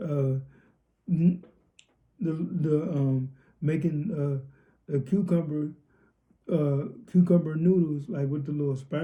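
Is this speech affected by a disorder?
Yes: cerebral palsy, spastic diplegia.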